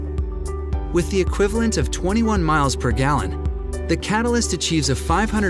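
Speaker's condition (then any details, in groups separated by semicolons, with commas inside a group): No condition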